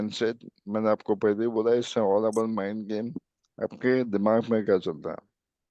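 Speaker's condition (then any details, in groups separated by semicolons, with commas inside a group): ALS; speech improved a little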